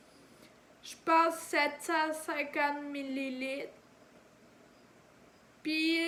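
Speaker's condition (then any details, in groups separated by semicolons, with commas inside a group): Ataxia; degenerative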